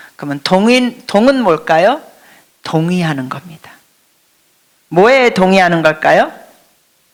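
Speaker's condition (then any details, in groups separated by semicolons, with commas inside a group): No condition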